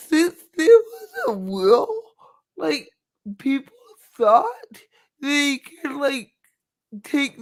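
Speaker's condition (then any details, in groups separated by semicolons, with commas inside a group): Cerebral palsy; talks funny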